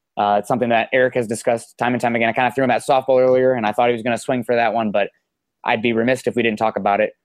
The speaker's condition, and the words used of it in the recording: No condition.